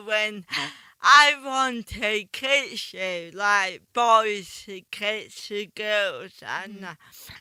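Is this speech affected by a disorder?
Yes: ataxic cerebral palsy; slow speech rate.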